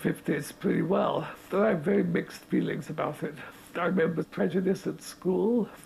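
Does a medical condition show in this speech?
Yes: motor neurone disease; terminal, progressive motor neurone disease, body capacities steadily shrinking; late stage, 18 months since onset, completely immobile, lying in bed in New York, breathing aid; speaking through air contraption enabling breathing, still able to talk, interviewed down the line.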